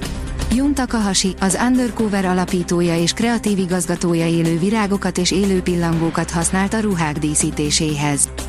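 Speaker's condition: No condition

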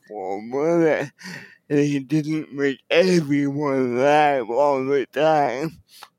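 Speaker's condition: Cerebral palsy; wheelchair user

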